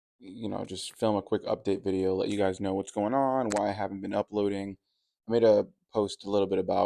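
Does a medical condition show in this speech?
No.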